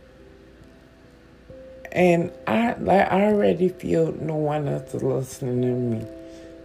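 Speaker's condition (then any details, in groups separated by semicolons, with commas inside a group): Stroke with stutter; stutter now, linked by speaker to not sleeping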